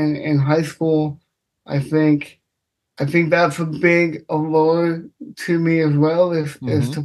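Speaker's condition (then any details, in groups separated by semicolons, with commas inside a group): Cerebral palsy; self-conscious about speech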